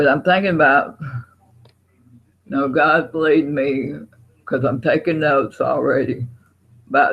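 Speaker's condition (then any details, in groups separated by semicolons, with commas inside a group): Parkinson's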